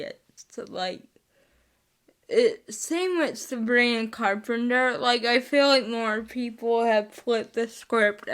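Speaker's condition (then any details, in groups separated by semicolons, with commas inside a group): Spastic cerebral palsy, mixed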